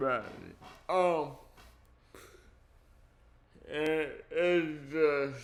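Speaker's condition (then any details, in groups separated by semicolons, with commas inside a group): Cerebral palsy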